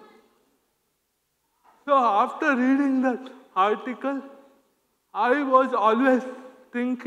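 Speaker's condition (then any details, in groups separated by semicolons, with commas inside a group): Cerebral palsy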